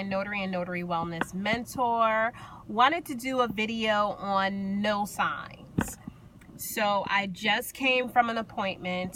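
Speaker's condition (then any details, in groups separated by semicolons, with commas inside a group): No condition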